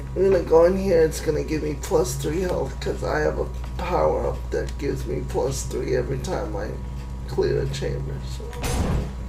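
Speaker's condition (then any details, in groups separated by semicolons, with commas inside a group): Cerebral palsy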